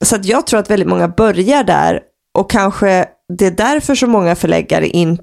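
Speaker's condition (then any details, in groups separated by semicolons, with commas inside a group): No condition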